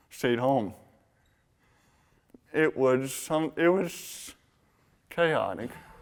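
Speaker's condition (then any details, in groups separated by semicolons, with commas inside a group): Cerebral palsy; from birth, motor impairment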